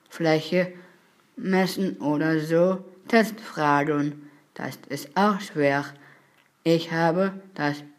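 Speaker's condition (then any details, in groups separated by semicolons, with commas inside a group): Down syndrome; trisomy 21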